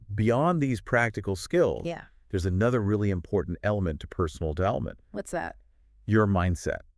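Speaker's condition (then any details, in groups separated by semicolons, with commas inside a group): No condition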